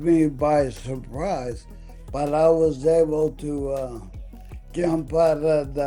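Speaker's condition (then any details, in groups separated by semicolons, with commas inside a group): ALS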